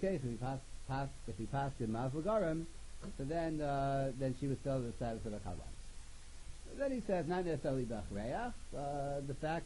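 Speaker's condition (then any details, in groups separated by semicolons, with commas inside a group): No condition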